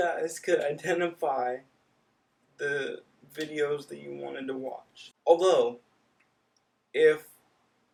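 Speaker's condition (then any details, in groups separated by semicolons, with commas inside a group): Cerebral palsy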